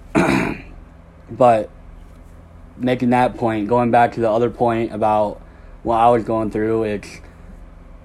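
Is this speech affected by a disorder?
Yes: cleft lip and palate; one more surgery left, doing well.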